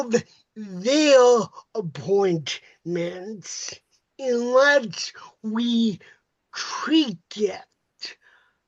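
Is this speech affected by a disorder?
Yes: cerebral palsy; uses walker and wheelchair.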